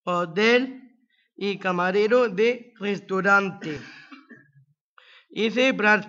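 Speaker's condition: Down syndrome; attended Assido Centre since early childhood

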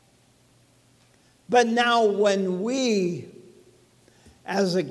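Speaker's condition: ALS; talks funny, speech sounds abnormal

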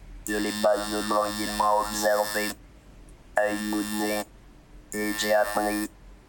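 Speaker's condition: Total pharyngolaryngectomy; neck dissection

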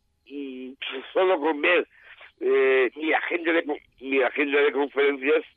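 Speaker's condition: Down syndrome; genetic, extra chromosome

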